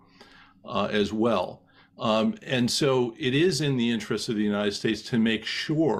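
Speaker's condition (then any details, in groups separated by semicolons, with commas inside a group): No condition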